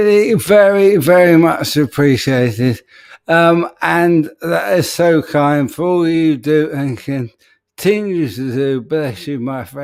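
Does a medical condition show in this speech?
Yes: ALS; speech.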